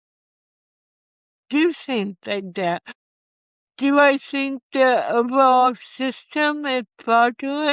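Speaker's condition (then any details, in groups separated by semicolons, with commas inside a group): Cerebral palsy; from birth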